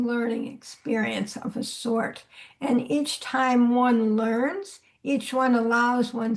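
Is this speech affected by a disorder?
No.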